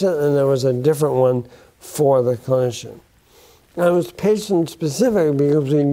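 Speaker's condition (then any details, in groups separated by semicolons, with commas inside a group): Bulbar onset ALS; affects speech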